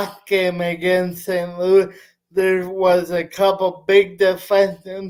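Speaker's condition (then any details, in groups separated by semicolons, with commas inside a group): Cerebral palsy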